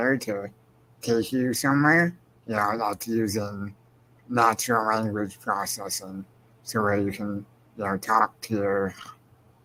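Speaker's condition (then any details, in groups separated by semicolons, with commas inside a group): Spinal muscular atrophy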